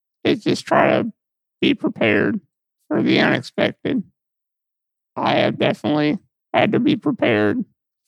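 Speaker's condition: Muscular dystrophy; lack of physical control over body

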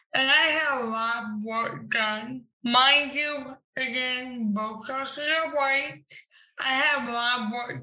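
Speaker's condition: Cerebral palsy; since birth, uses wheelchair

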